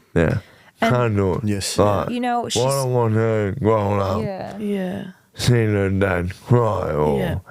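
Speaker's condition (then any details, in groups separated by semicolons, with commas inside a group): Motor neurone disease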